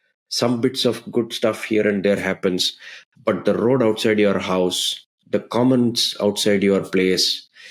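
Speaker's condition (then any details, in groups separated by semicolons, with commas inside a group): No condition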